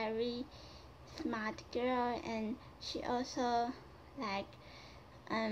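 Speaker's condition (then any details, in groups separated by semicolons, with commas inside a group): Cerebral palsy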